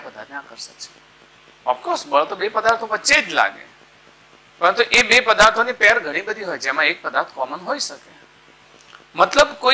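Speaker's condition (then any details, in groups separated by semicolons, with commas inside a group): No condition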